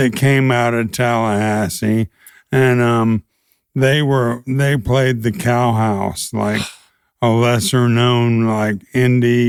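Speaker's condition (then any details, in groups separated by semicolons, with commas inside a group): ALS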